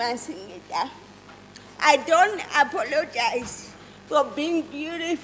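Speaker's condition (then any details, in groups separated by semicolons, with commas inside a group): Cerebral palsy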